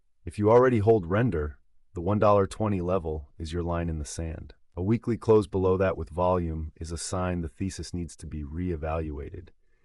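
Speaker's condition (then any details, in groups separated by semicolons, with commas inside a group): No condition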